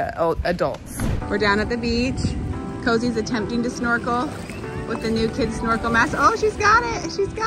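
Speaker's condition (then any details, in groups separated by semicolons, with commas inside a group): No condition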